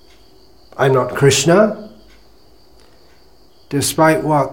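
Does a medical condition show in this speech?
No.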